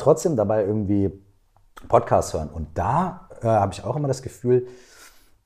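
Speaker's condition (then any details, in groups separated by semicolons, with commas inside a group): No condition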